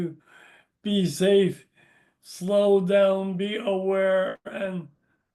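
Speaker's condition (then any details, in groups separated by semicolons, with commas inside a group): Brain injury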